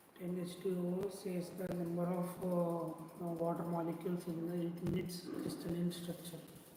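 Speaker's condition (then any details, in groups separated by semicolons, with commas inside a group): No condition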